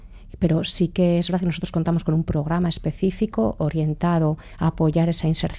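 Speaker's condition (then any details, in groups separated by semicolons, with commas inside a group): No condition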